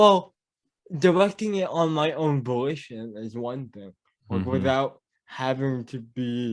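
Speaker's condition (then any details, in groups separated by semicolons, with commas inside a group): Cerebral palsy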